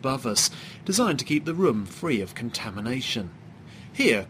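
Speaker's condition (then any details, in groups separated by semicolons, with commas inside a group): No condition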